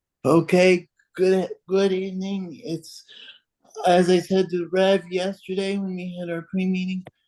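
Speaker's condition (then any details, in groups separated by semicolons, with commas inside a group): Cerebral palsy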